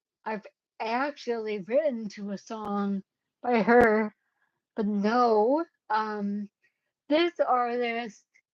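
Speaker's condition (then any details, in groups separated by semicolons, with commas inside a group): Cerebellar ataxia; caused by brain bleed, unsteady; onset at age 10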